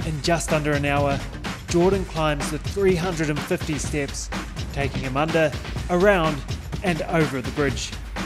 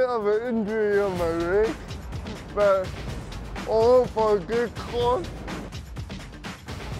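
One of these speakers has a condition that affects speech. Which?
The second: cerebral palsy.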